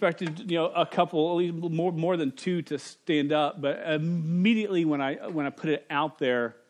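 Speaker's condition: Stuttering; much worse through school years, variable with bad days; pretty fluent currently; pretty fluent now, some days unable to say own name; repeated words, prolonged sounds

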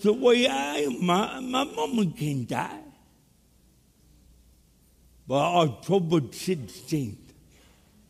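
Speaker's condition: Cerebral palsy; from birth, stillborn, born dead first 18 minutes of life; speech impediment

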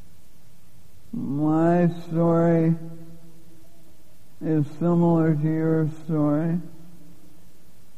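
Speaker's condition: Lou Gehrig's disease; given 3 to 5 years to live

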